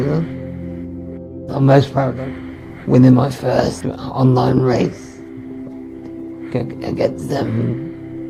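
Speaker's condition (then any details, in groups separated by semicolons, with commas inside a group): Duchenne muscular dystrophy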